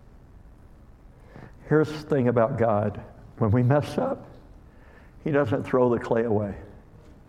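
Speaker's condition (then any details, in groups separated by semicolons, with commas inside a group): Cleft lip and palate; called hair lip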